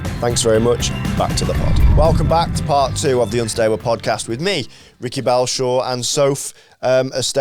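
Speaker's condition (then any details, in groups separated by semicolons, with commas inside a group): No condition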